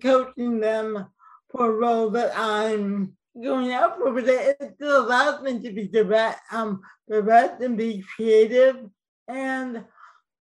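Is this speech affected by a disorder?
Yes: cerebral palsy, mild; speech mildly affected.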